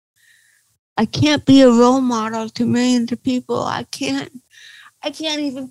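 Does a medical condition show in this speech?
Yes: cerebral palsy; chronic pain.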